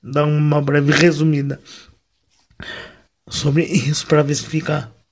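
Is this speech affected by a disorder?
Yes: cerebral palsy, mild; wheelchair user, motor function affected; voice mildly affected, occasional voice breaks.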